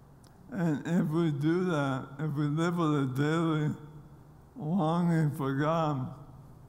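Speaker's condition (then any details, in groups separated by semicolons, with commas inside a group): ALS; fears last public speech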